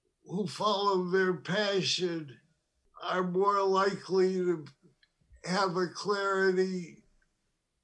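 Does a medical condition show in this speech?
Yes: Parkinson's disease; uses medical cannabis for tremor relief.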